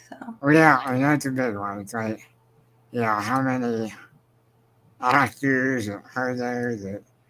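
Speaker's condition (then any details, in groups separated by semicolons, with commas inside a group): Spinal muscular atrophy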